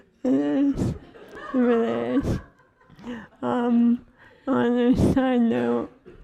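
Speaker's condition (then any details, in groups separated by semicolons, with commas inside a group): ALS; cannot eat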